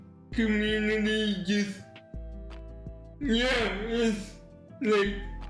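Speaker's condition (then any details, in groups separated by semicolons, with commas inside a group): Cerebral palsy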